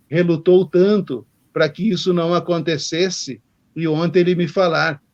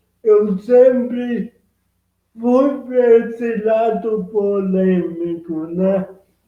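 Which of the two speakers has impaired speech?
The second: cerebral palsy; present from birth.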